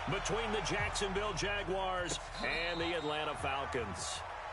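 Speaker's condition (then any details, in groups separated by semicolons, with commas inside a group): No condition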